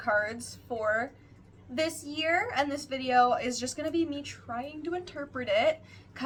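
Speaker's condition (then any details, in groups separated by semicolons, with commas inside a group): No condition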